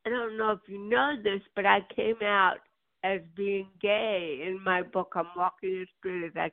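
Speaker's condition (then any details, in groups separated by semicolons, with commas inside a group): Cerebral palsy; birth onset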